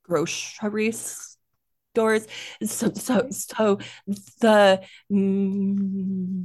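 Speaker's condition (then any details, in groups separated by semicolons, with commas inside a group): Stuttering; stutter since childhood, more severe when younger, quiet child avoiding speaking, NSA workshop in Fort Lauderdale; still stutters, no problems communicating at work, growing confidence; more comfortable the more people spoken to, sound repetitions; repeated words, prolonged sounds, blocks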